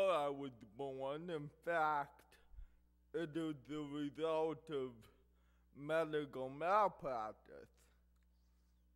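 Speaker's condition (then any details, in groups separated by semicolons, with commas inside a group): Cerebral palsy; speech affected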